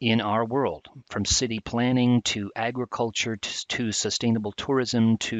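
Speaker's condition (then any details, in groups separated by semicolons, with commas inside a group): No condition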